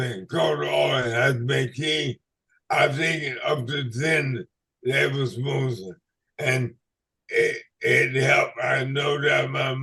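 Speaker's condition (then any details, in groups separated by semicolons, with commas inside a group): ALS/MND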